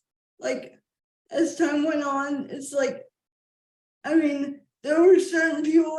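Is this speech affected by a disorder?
Yes: cerebral palsy; wheelchair user.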